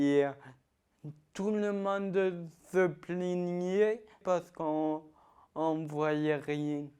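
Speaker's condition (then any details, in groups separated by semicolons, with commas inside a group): Ataxia-telangiectasia; trouble eating and drinking alone, drooled as infant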